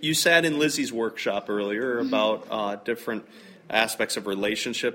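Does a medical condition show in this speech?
No.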